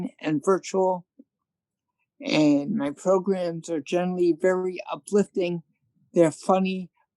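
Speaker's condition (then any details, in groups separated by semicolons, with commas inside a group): Cerebral palsy; present from birth, hearing loss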